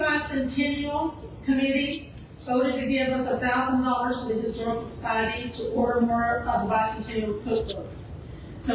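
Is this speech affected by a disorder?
No.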